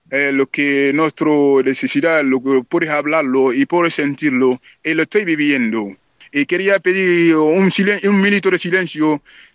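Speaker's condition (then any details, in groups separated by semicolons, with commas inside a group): No condition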